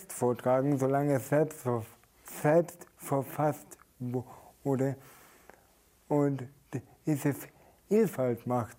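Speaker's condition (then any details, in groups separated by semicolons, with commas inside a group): Stuttering; stuttering symptoms, also present during stage performances; repeated sounds, repeated words, prolonged sounds, blocks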